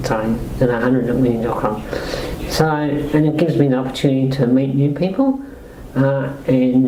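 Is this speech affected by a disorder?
Yes: motor neuron disease-like muscle disease.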